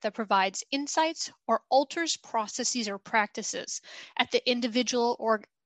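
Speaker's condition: No condition

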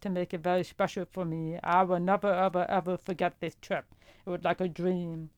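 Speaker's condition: Profound deafness; no vibration felt

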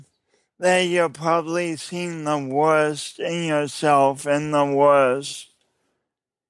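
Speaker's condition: Cerebral palsy; speech impediment

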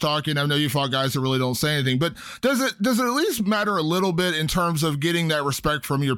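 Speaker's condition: No condition

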